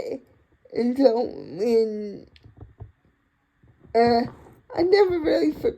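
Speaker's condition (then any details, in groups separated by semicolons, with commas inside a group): Cerebral palsy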